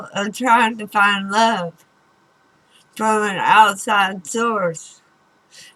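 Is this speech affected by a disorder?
Yes: throat cancer radiation damage.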